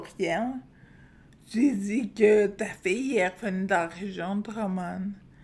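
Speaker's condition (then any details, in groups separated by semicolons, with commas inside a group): Friedreich's ataxia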